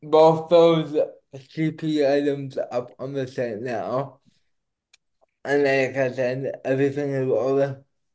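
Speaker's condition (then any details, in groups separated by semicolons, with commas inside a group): Cerebral palsy; not slurred, per host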